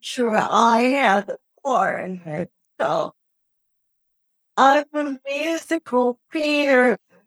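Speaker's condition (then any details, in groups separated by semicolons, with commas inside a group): Cerebral palsy; could not speak early, no babbling, went straight to 4-year-old vocabulary, speech therapy in public school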